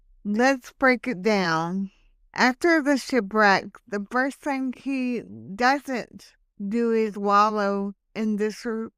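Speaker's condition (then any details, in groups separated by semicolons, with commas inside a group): Hemiplegic cerebral palsy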